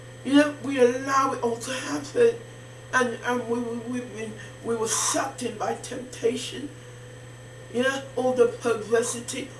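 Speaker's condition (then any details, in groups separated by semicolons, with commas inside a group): Facial palsy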